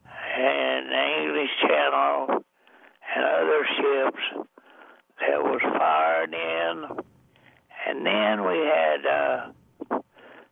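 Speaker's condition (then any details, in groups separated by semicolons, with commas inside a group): Deafness; also blind, age 99; blind and deaf at interview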